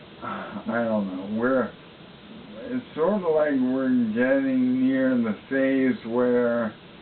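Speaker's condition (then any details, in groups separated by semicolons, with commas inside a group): ALS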